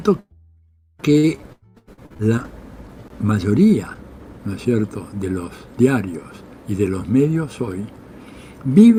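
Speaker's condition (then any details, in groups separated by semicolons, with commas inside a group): No condition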